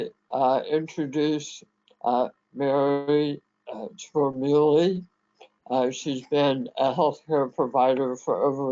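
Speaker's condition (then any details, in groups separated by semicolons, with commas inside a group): Head and neck cancer; left vagus nerve severed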